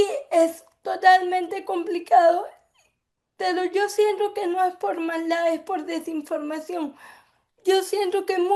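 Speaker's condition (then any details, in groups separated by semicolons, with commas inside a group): Cerebral palsy; affects speech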